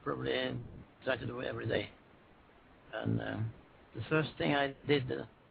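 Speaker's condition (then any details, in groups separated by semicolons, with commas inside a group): Parkinson's disease; Parkinson's 21 years, levodopa, anti-reaction medicine from year 15 halved intake, Lars-Erik Unestål mental training; about 1,100 mg daily, self-adjusted, down ~10% over 6 years, tremor early in interview, breathing calms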